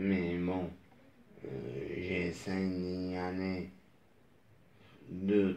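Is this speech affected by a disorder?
Yes: traumatic brain injury; moped accident.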